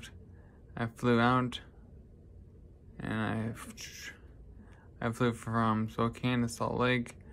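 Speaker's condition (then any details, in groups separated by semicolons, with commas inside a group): Traumatic brain injury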